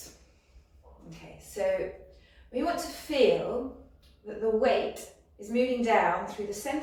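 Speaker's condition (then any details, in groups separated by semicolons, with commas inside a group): No condition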